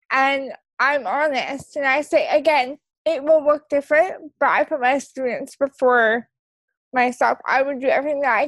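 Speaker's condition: Cerebral palsy; wheelchair use, onset before birth

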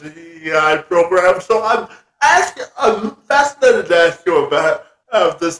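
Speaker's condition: Cerebral palsy, spastic quadriplegia

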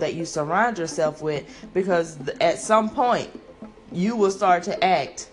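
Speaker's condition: No condition

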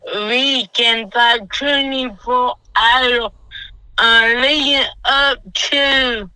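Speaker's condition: Cerebral palsy; doctor told mother of diagnosis

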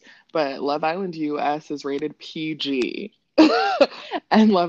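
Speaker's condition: No condition

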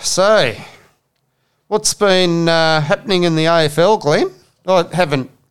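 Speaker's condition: No condition

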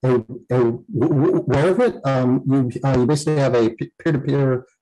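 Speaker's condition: Stutter; substitutes abbreviation K8 for Kubernetes because easier to say; repeated sounds

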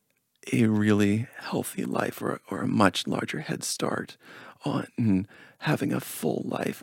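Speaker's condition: Spasmodic dysphonia; onset age 18

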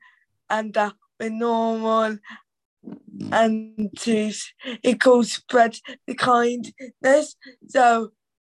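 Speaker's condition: Cerebral palsy; teenager

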